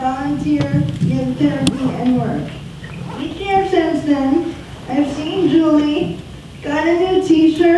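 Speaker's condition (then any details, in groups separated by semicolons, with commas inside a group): Spastic quadriplegic cerebral palsy; spastic quadriplegic, from birth, very tight muscles, wheelchair, needs feeding help; muscle tightness audible, especially when excited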